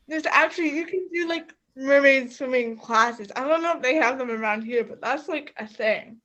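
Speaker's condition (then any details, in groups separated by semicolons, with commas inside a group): Cerebral palsy; quadriplegic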